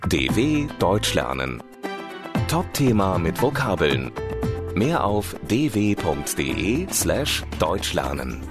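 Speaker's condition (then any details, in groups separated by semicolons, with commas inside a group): No condition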